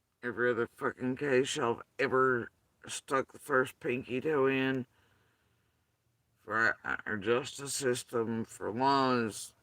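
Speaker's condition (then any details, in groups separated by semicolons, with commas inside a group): Facial paralysis after surgery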